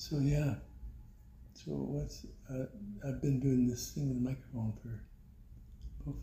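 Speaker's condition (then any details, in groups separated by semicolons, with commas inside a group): Parkinson's; voice weakened by Parkinson's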